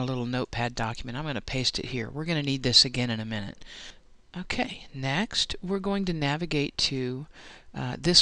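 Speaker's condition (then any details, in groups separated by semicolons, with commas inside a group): No condition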